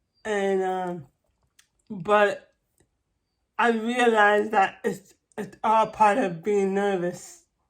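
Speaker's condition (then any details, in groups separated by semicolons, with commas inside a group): Cerebral palsy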